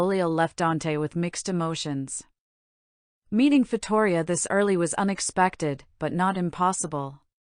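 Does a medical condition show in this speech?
No.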